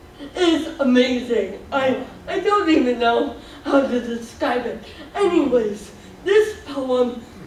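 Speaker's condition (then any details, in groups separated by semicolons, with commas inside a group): Cerebral palsy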